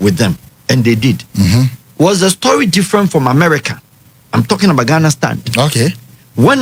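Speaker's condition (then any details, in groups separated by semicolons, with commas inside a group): No condition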